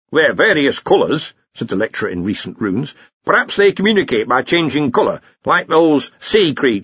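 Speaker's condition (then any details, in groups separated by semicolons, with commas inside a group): No condition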